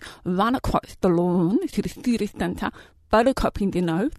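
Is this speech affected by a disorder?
Yes: profound deafness; relies extensively on lip reading, taught to speak at separate centre from 10 months; stenographer typing captions onto laptop in lectures, provided by University of Technology Sydney; speech learned through training at separate centre from 10 months old.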